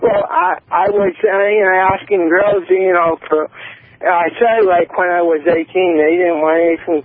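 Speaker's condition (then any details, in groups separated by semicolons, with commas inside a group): Cerebral palsy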